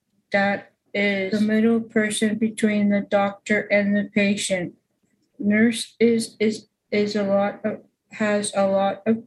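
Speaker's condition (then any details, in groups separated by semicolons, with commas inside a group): Aphasia; speech regained after practicing in hospital therapy, hospitalized twice, ice pack on forehead, fidget toys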